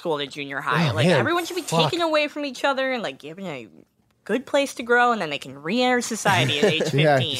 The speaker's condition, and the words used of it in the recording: Cleft palate. Like, they think I talk nasal because of my surgery.